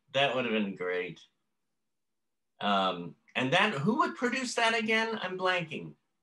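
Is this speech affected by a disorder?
No.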